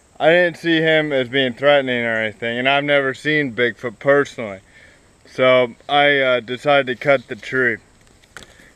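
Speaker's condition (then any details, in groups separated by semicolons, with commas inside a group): Cerebral palsy; spastic, affects walking and legs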